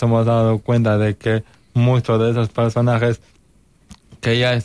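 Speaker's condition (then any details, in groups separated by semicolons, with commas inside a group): Cerebral palsy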